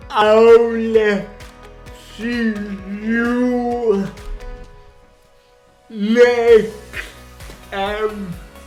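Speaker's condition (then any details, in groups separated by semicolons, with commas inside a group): Cerebral palsy; spasticity, one side weaker; fewer limitations than others with condition; speech disorder, talking to most people harder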